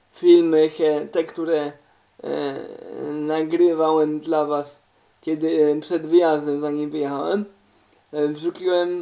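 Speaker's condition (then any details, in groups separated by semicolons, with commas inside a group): Cerebral palsy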